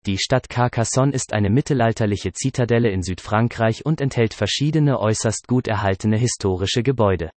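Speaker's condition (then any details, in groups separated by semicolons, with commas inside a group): No condition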